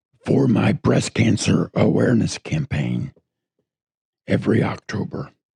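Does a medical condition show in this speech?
Yes: throat cancer; tracheostomy tube.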